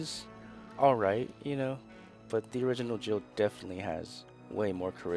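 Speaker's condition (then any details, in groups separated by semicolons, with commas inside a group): No condition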